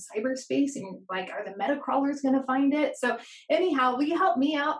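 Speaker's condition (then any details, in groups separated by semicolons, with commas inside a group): No condition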